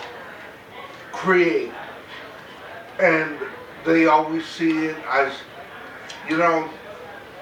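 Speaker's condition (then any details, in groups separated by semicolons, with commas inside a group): Cerebral palsy; very mild form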